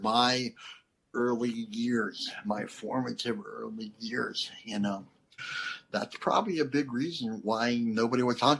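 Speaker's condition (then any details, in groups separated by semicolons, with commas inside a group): Cleft lip and palate; congenital cleft lip and palate, not fully formed at birth; lisp, stuttering and unclear speech as a child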